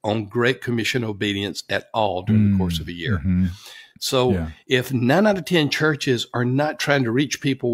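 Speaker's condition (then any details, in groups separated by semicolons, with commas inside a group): No condition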